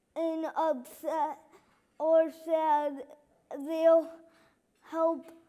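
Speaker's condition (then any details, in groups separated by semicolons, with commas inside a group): Cerebral palsy; left hand and left side affected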